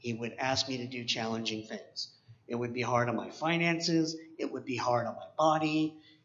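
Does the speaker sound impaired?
Yes: cleft palate; congenital cleft palate.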